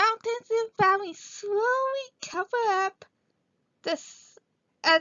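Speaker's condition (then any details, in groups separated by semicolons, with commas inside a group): Cerebral palsy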